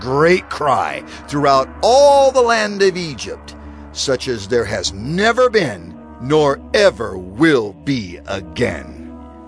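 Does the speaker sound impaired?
No.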